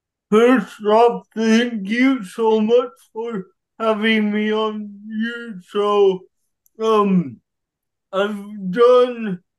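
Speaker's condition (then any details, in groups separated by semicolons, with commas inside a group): Cerebral palsy; physical therapy turned into weight training at 12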